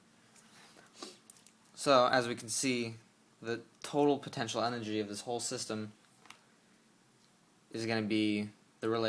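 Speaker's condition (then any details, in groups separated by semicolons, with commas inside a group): No condition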